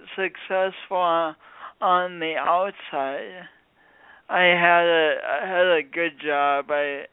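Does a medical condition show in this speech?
Yes: speech impediment from birth injury; born few weeks early, oxygen loss on way to emergency room, coordination differences; speech impediment present, comfortable with own voice; speech impediment sounding unlike a regional accent, not a Midwestern accent.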